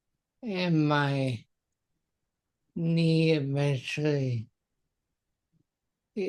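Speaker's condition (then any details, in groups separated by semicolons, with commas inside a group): Multiple sclerosis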